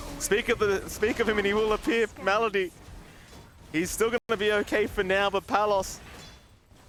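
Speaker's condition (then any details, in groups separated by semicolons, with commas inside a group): No condition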